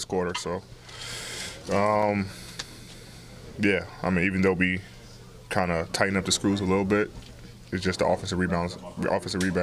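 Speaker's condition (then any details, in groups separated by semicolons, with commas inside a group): No condition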